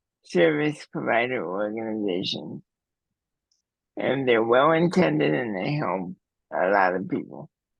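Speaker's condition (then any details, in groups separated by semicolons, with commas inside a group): Cerebral palsy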